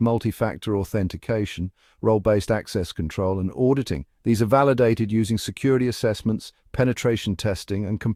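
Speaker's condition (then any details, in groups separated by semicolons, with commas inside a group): No condition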